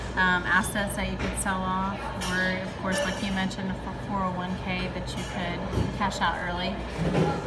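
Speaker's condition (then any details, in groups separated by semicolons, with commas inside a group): No condition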